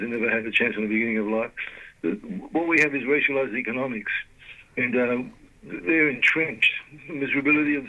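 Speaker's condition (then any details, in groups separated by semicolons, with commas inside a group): Parkinson's disease; limited capacity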